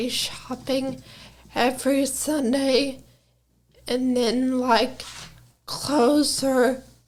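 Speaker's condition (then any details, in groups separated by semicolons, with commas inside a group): Brain injury; caused by brain aneurysm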